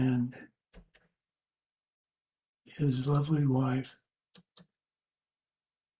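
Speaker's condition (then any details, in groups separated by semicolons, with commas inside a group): Parkinson's; age 73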